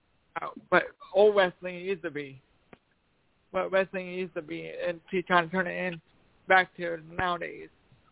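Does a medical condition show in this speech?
Yes: cerebral palsy; past challenges speaking up, voice improved over last year, spanish speaker with limited english.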